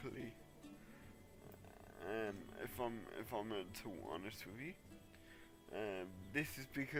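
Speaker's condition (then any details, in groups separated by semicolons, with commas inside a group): Cerebral palsy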